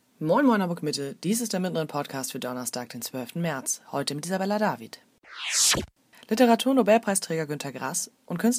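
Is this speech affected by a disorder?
No.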